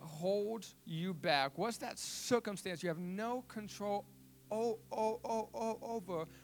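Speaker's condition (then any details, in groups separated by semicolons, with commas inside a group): Stutter; stutter since childhood; still has speech impediment, speaks publicly from front stage; avoided speaking in class when younger, felt less clear than peers; repeated sounds, prolonged sounds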